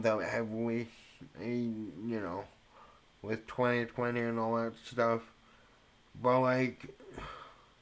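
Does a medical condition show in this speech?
Yes: cerebral palsy.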